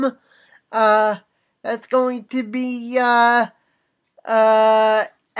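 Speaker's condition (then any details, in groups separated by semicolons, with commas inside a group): Cerebral palsy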